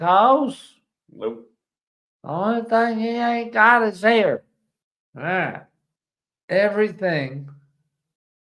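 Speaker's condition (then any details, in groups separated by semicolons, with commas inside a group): ALS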